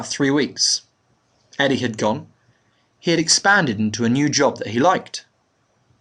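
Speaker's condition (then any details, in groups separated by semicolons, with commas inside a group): No condition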